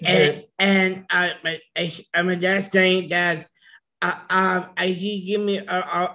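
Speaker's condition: Down syndrome

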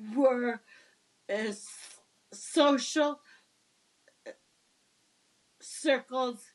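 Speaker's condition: Stuttering; attended National Stuttering Association conferences many times; blocks

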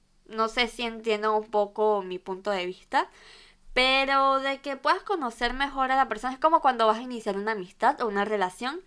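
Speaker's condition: Cleft lip and palate; Operación Sonrisa credited

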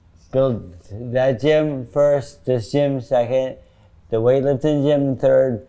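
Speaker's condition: Parkinson's disease; sometimes

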